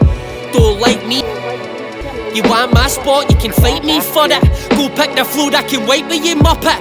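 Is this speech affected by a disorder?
No.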